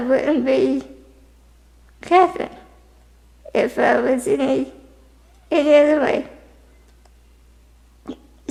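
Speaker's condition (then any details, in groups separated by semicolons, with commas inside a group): Spinal muscular atrophy type 2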